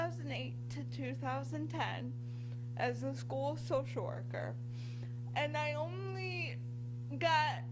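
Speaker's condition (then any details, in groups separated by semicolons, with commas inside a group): Cerebral palsy; from birth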